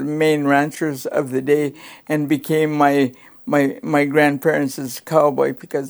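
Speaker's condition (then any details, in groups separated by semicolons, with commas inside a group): Cerebral palsy; cerebral palsy present from birth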